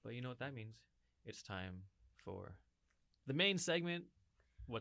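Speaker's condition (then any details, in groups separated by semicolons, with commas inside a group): No condition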